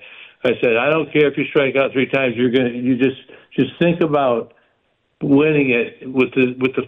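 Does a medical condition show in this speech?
Yes: Parkinson's; stays active.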